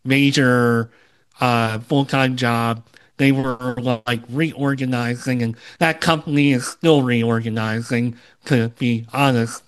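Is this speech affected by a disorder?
Yes: cleft lip and palate, Opitz G/BBB syndrome; earlier low confidence speaking and presenting, improved with podcast practice.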